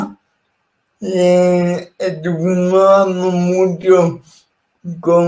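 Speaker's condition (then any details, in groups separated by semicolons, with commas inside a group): Cerebral palsy; wheelchair user, possible spasticity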